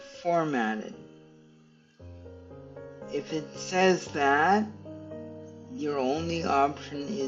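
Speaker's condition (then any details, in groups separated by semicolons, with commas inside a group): Cerebral palsy; stiff muscles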